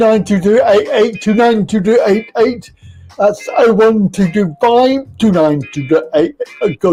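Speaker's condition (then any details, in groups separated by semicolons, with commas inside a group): Cerebral palsy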